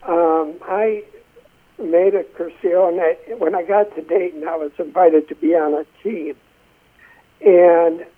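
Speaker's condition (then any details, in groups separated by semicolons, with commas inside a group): Essential tremor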